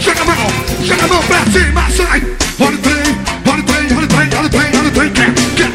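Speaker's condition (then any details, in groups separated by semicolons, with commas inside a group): No condition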